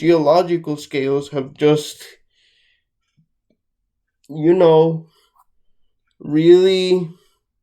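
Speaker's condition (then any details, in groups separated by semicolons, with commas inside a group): Cerebral palsy, mixed, mild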